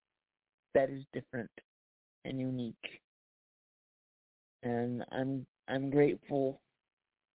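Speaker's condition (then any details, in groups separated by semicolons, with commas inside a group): Cerebral palsy; voice improved over last year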